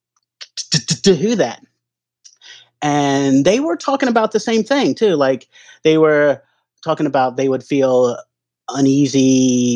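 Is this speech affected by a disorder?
Yes: stuttering; onset around age 2.5, fall with traumatic brain injury then, grandfather and daughter stutter, likely genetic, hypnotherapy tried; no longer hides stutter, not trying to avoid stuttering, stuttering more or more aware lately, sober; stutters every time talking, hard ordering in restaurants, phone calls, strangers, alcohol seemed to lessen stutter; here repeated sounds.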